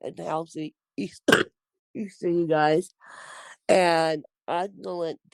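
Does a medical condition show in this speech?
Yes: cerebral palsy, mixed, moderate.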